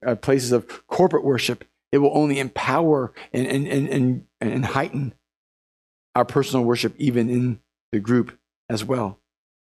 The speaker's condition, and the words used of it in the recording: Stuttering. That's whatever God does to slow my brain down enough, to slow my mouth down enough, so that the words come